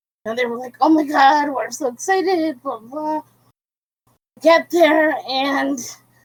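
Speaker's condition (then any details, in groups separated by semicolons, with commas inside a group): Cerebral palsy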